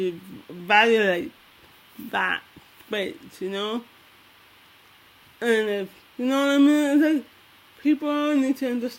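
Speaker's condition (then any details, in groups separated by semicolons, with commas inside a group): Cerebral palsy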